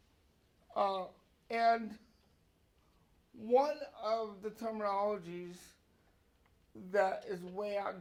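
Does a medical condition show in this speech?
Yes: cerebral palsy; brain cell damage at birth.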